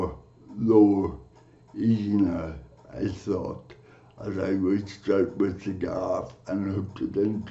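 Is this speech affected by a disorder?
Yes: cerebral palsy; from birth.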